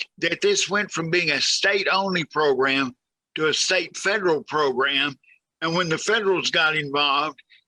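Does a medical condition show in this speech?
Yes: cerebral palsy.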